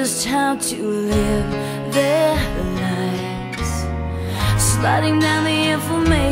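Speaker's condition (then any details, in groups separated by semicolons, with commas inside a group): No condition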